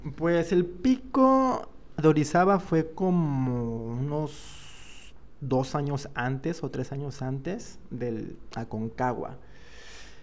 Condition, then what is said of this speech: Stuttering. Exactamente, entonces ahí como si ven como que me trabo, ya.